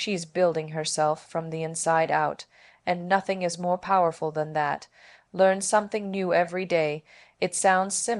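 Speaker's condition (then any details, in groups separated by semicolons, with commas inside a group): No condition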